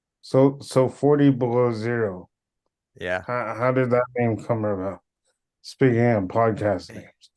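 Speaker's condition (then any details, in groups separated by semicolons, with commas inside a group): Cerebral palsy; power wheelchair since childhood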